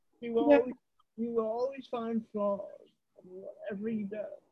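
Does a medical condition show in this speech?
Yes: cerebral palsy; wheelchair user; types with one index finger, no voice recognition software such as Dragon; voice erratic, pitch goes high and low, dictation software can't understand.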